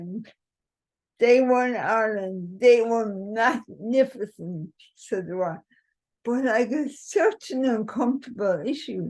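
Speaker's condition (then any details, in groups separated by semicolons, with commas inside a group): Cerebral palsy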